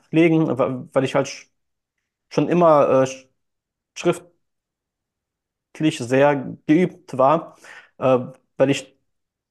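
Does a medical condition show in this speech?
Yes: stuttering; since childhood, hard in childhood, youth, school and nearly all speaking situations; compensates by outsourcing phone calls, social media and texting, speaks on stage; speech hangs at times, part-word repetitions; here repeated sounds, blocks.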